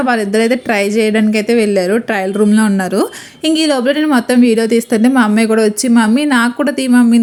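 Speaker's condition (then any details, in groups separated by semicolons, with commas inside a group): No condition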